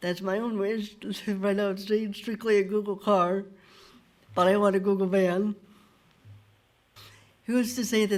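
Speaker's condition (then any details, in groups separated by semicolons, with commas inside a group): Cerebral palsy; since birth; 50 years old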